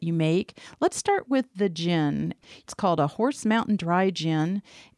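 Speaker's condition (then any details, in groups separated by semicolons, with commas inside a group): No condition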